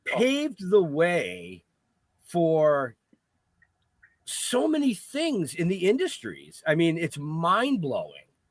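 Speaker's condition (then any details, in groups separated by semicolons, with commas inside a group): No condition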